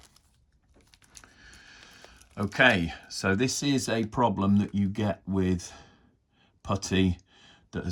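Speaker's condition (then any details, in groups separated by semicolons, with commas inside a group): No condition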